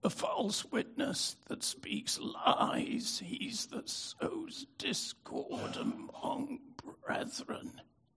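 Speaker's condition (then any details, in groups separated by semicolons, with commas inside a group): Spasmodic dystonia; prior stroke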